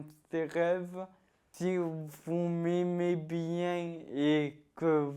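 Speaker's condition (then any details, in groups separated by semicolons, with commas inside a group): Ataxia-telangiectasia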